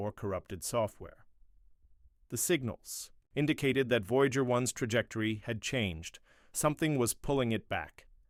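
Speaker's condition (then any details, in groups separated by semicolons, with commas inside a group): No condition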